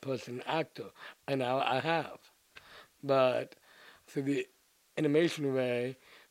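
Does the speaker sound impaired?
Yes: Down syndrome.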